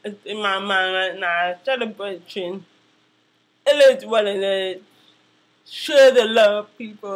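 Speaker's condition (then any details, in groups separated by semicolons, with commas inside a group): Cerebral palsy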